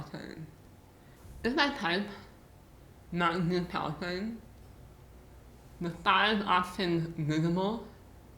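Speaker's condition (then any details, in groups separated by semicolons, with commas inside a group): Muscular dystrophy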